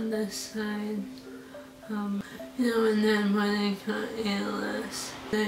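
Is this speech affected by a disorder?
Yes: ALS.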